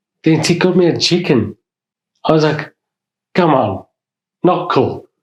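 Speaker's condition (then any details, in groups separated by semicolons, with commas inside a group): Mild cerebral palsy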